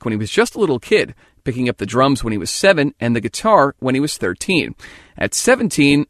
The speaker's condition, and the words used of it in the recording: None; typical speech.